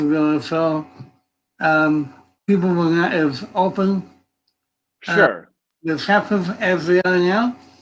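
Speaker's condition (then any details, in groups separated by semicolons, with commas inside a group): Cerebral palsy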